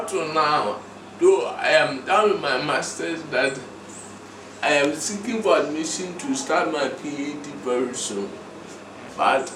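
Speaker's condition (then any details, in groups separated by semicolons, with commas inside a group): Cerebral palsy; speech brain area underdeveloped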